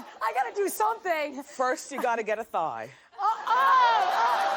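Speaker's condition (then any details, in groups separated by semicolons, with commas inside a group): No condition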